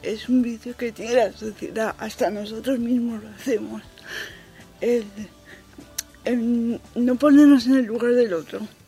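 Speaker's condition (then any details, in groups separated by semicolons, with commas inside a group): Cerebral palsy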